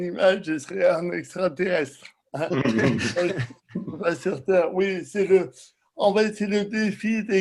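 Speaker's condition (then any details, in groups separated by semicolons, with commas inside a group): Cerebral palsy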